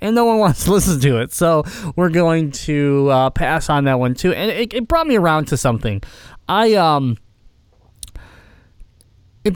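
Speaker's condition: Cleft palate; congenital cleft palate

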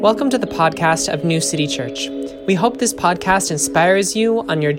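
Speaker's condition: No condition

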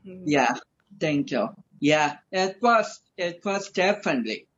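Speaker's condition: Cerebral palsy; cause: slightly wrapped around neck, affects balance, speech, coordination, childhood walker, wheelchair, crutches, leg braces, helmet, frequent falls; age 31, free of helmet and braces

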